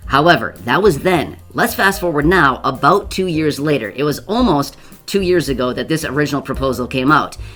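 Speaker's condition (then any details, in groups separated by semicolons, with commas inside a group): No condition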